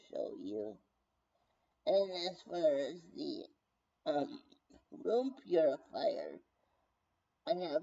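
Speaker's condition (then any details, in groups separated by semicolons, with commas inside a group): Brain injury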